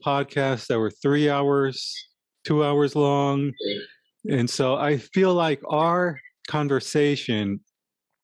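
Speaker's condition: No condition

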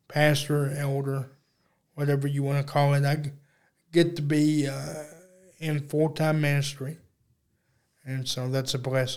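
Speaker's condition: Cerebral palsy; unable to walk

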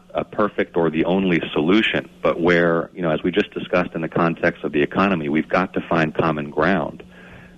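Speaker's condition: No condition

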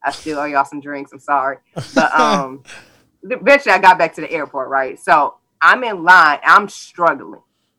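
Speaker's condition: No condition

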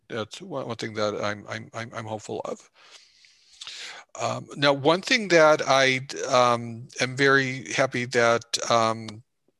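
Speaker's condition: No condition

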